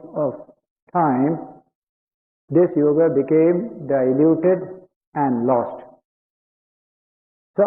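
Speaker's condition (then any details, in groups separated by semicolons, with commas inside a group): No condition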